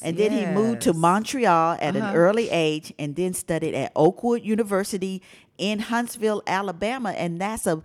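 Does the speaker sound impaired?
No.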